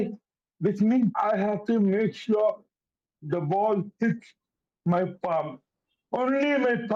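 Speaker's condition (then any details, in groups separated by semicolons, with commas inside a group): Cerebral palsy; affects coordination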